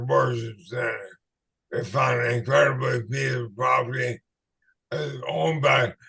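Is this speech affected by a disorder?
Yes: ALS/MND.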